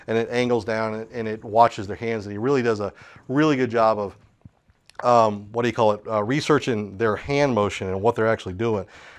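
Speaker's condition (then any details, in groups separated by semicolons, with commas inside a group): No condition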